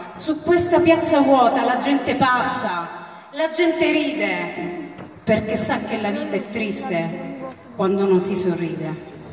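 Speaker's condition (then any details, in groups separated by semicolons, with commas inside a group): No condition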